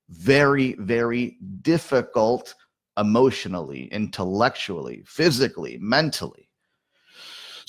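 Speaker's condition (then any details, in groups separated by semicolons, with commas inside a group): No condition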